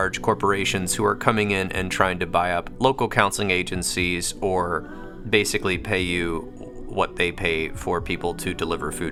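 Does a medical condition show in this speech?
No.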